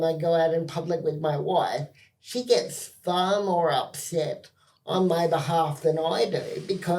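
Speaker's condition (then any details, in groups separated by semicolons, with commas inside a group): Cerebral palsy spastic quadriplegia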